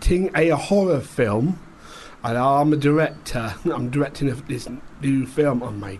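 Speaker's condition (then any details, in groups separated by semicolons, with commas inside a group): Down syndrome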